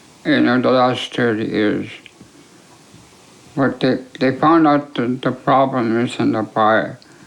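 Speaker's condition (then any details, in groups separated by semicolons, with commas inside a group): ALS; affects swallowing and speech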